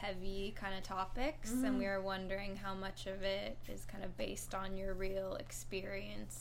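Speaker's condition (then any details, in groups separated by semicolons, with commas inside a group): No condition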